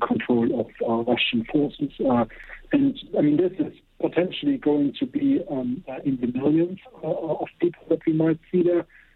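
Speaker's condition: No condition

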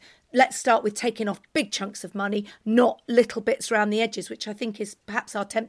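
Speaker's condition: No condition

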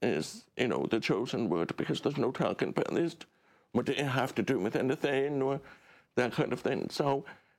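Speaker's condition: Deaf; cochlear implant on side of head

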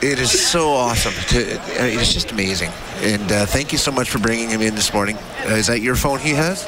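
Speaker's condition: No condition

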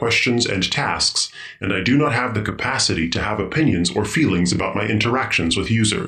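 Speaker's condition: No condition

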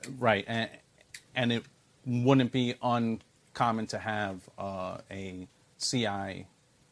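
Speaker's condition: Stutter; childhood onset stutter and speech impediment, mentored by stuttering police Officer Officer John; a 20-minute conversation took an hour; prolonged sounds

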